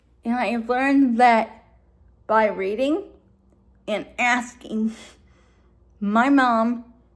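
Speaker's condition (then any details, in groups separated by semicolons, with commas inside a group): Cerebral palsy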